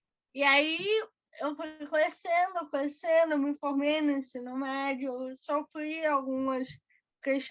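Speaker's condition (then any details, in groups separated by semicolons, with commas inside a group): Cerebral palsy; birth brain injury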